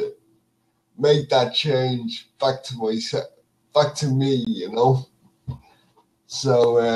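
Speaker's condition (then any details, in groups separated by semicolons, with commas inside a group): Cerebral palsy; speech affected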